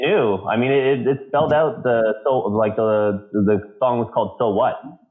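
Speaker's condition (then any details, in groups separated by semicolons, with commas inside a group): No condition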